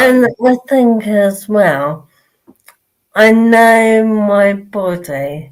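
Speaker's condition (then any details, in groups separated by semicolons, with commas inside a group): Motor neurone disease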